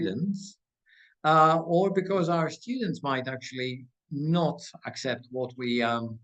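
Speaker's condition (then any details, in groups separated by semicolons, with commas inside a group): No condition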